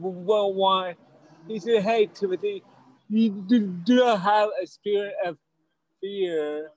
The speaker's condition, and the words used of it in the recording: Stuttering. Back then I stuttered worse than I stutter now, and I stuttered every single word of that talk.